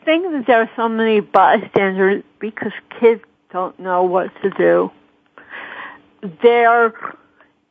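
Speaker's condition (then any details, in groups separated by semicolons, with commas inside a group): Cerebral palsy; speech mimicked and laughed at by a teacher in school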